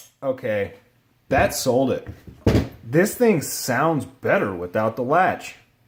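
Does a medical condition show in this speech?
No.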